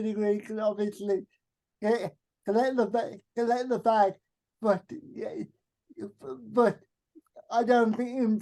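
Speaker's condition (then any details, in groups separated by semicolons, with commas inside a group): Cerebral palsy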